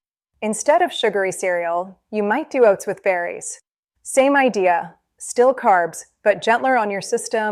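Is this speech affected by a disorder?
No.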